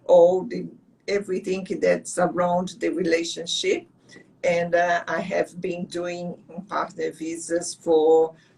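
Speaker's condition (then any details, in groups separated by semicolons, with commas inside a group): No condition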